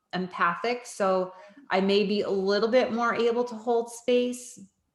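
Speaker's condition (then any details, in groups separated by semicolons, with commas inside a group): No condition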